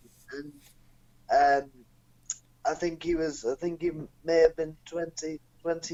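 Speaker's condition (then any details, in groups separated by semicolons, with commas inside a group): Cerebral palsy; non-progressive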